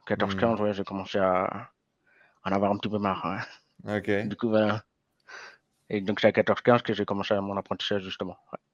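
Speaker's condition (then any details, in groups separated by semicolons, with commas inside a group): Hearing impairment from birth, congenital; may get worse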